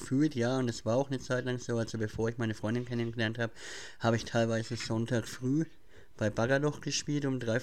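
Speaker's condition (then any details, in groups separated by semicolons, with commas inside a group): Cleft palate; cleft palate since childhood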